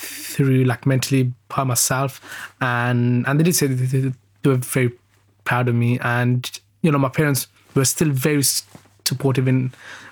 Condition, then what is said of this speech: Stuttering. You could probably tell in the last 30 seconds, I stammered less.